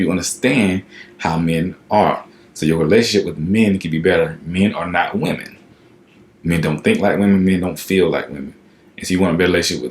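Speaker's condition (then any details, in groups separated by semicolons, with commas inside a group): No condition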